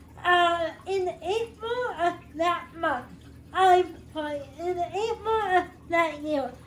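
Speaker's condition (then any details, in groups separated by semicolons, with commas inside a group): Cerebral palsy, spastic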